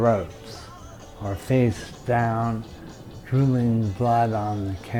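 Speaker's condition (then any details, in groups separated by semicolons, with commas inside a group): Brain injury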